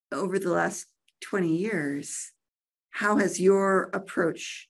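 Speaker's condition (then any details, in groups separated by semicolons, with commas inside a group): No condition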